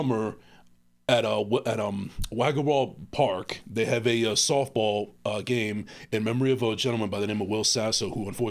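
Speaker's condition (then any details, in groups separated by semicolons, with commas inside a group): No condition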